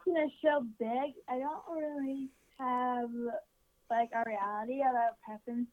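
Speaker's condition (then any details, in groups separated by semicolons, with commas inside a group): Cerebral palsy; swallows too much air all day, learned behavior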